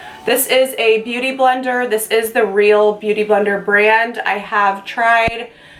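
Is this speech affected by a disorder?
No.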